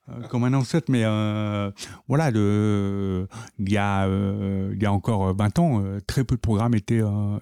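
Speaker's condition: Profound deafness from birth, congenital

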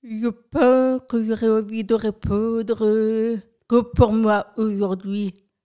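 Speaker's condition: Profound deafness from birth

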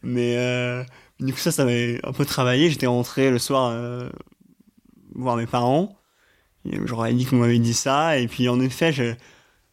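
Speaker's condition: Cleft lip and palate; congenital upper lip cleft extending along whole palate, closed surgically after birth, impaired upper jaw development

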